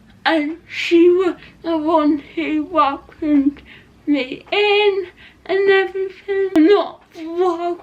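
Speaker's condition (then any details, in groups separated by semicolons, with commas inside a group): Cerebral palsy; not quadriplegic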